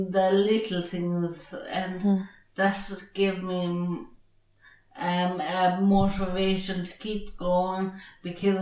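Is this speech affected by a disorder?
Yes: traumatic brain injury.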